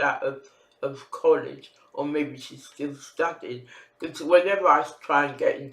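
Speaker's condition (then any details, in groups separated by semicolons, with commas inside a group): Facial palsy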